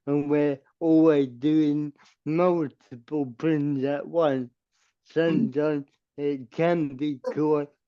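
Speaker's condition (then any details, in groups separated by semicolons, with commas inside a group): Cerebral palsy; permanent wheelchair user; speech impediment, rehearsed words for clarity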